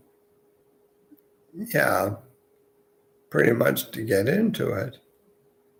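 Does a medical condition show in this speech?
Yes: multiple sclerosis.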